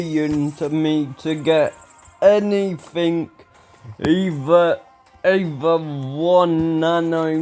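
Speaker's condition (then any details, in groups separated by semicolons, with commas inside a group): Ataxia; speech recently worse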